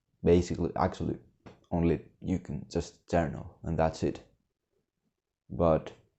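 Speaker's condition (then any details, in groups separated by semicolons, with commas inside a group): No condition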